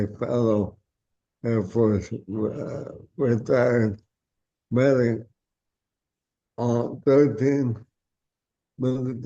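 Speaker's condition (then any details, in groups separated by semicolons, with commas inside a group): ALS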